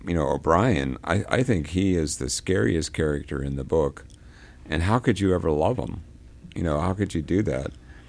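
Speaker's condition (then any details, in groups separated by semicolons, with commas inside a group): No condition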